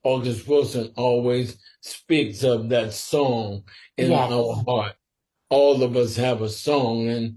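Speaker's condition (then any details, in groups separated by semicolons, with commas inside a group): Sporadic ALS; must speak slower and carefully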